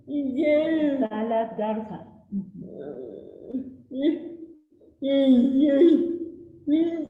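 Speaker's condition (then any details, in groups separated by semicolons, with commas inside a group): Cerebral palsy; since birth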